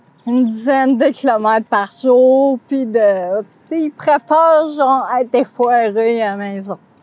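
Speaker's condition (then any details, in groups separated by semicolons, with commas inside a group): Friedreich's ataxia; cerebellar, poor balance and coordination, spasms, scoliosis surgery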